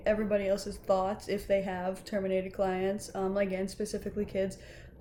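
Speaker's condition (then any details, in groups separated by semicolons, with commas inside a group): No condition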